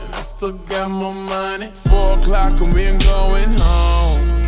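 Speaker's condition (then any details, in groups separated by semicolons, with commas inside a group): No condition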